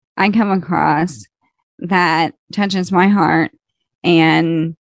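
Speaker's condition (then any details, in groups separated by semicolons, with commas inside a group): ALS, slow progressing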